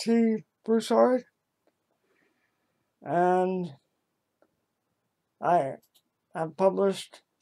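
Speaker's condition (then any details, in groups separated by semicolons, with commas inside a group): Cerebral palsy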